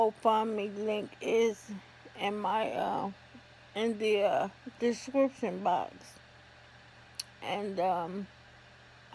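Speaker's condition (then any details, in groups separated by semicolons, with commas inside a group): ALS; affects hands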